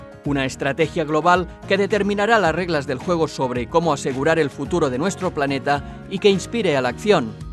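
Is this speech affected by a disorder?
No.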